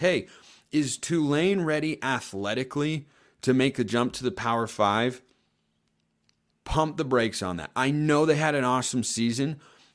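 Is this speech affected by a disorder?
No.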